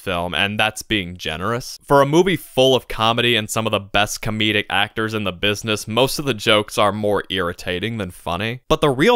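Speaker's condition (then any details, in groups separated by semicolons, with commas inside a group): No condition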